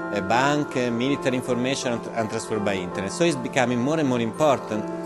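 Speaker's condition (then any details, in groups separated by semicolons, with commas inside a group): No condition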